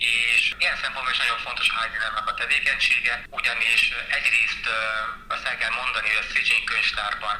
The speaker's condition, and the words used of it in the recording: No condition.